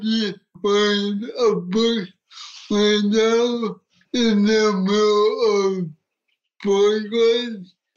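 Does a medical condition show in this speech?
Yes: cerebral palsy; gets around in a walker, adapted wheelchair boxer; short simple sentences, manager Sean Morris repeats and rephrases answers for listeners.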